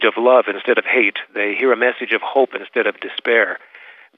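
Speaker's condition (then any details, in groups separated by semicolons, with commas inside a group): No condition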